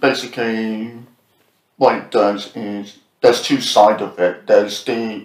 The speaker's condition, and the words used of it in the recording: Deafness. That's the problem, because even though I can sort of hear and speak as clearly, it's not always been like this, because obviously my cochlear implants, I only hear about 60% of speech.